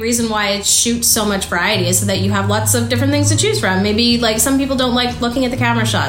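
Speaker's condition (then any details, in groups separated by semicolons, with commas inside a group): No condition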